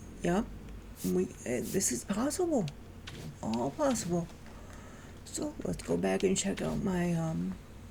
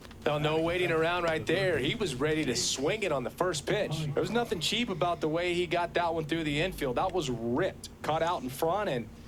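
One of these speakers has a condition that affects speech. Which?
The first: cerebral palsy.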